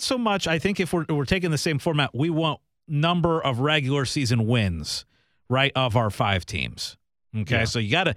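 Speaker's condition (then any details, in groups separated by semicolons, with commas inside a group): No condition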